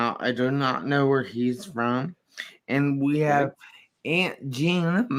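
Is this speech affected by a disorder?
Yes: traumatic brain injury.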